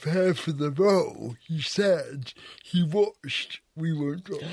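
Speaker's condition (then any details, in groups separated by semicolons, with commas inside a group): Cerebral palsy; wheelchair user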